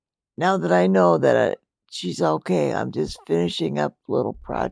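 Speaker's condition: Multiple system atrophy; must consciously blink

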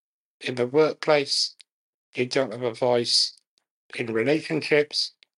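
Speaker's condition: Muscular dystrophy; can just about speak, effortful enunciation, limited breath, uses fewest words to conserve breath

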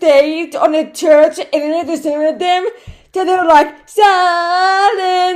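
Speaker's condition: Cerebral palsy; right-sided, premature, diagnosed 6 months, limp, foot braces, small right hand, foot surgeries at 7, 11; speech disability, predicted never to talk, first word around one year, speech therapy since age one

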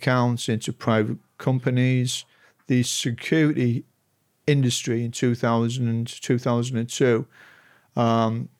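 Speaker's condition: No condition

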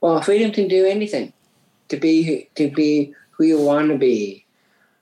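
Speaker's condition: Down syndrome; from birth

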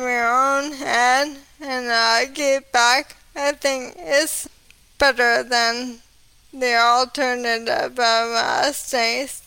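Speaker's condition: ALS; quickly progressed to walking with cane

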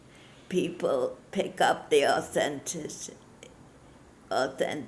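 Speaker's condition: Parkinson's disease; followed own path

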